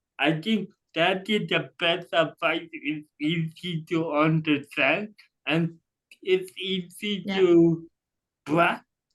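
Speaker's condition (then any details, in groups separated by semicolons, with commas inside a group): Cerebral palsy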